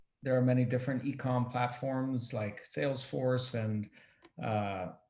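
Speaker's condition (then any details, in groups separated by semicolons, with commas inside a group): No condition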